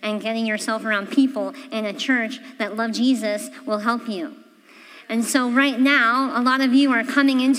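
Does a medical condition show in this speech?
Yes: cleft palate; voice sounds different, half of voice vibrations go through nose, nasal resonance.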